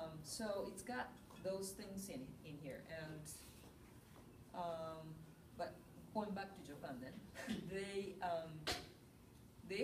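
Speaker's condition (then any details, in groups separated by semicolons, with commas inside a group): No condition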